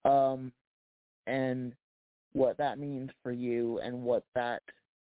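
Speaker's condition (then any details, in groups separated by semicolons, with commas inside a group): Cerebral palsy; voice improved over last year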